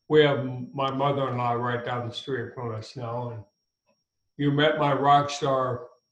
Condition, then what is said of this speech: ALS (motor neuron disease). I'm hearing an indicator in your voice that gives me concern.